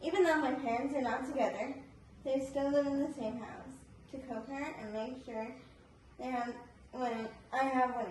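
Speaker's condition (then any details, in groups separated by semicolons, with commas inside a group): Spastic cerebral palsy; spastic, from birth, tight muscles, leg and hip surgery, wheelchair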